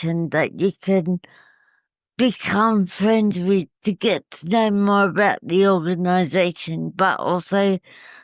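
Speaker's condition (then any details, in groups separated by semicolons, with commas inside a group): Cerebral palsy; uses wheelchair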